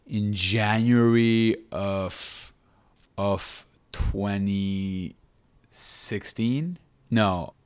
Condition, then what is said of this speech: Stuttering. It's based on chest breathing. Every few words, I take a deep breath.